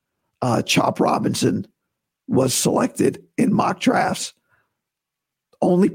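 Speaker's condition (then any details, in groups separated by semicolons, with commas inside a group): Vocal cord surgery recovery; doctor approves talking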